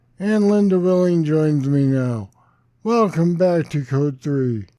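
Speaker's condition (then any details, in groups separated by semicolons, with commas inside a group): Parkinson's disease; deep brain stimulators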